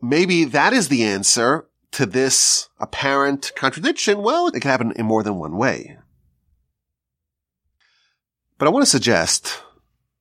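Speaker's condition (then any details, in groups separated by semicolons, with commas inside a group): No condition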